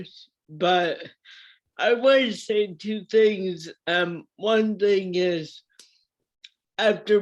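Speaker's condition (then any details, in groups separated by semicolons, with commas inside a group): Cerebral palsy; mild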